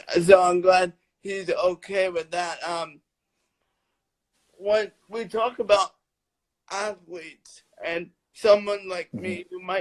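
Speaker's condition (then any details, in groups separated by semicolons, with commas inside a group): Cerebral palsy; lifelong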